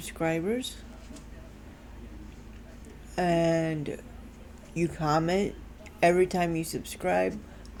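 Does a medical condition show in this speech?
Yes: cerebral palsy.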